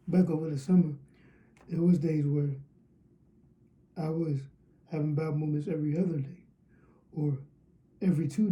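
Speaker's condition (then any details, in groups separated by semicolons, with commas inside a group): Cerebral palsy, spastic diplegia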